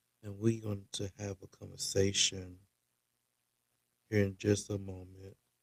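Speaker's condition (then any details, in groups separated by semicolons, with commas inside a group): No condition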